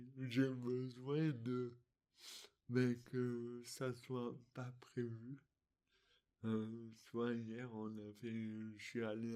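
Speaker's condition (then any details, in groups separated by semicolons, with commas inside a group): Dystonia; articulation difficulties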